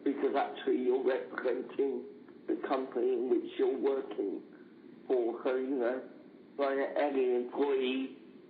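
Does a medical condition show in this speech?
Yes: cerebral palsy; neurological condition, does not drive, needs support worker.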